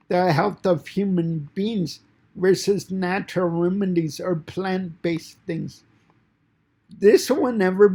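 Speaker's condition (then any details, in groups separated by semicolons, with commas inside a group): Cerebral palsy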